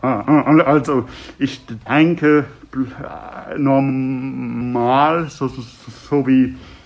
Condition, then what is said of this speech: Stuttering. Das spüre ich insofern, als dass mein kompletter Körper verkrampft.